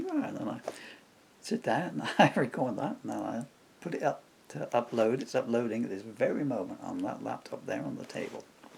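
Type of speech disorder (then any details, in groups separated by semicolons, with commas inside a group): Severe bulbar dysarthria; progressive bulbar palsy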